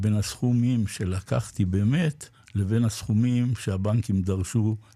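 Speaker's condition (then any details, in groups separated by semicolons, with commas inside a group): Parkinson's disease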